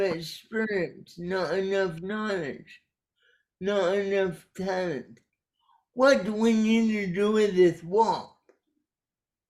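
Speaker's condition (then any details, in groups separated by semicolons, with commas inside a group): Cerebral palsy; caused by brainstem aneurysm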